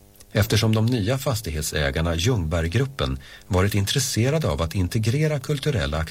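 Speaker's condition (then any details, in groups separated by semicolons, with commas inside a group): No condition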